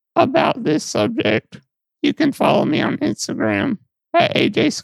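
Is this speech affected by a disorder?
Yes: muscular dystrophy; lack of physical control over body, sees physical therapist.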